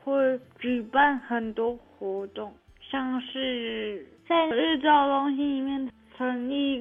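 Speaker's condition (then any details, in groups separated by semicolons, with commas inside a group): Cerebral palsy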